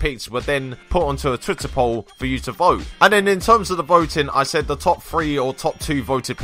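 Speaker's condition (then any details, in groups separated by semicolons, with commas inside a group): No condition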